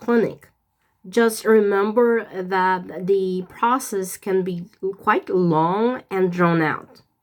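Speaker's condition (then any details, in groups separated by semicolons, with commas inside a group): No condition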